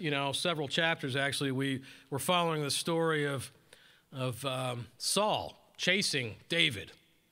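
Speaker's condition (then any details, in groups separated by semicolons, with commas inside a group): No condition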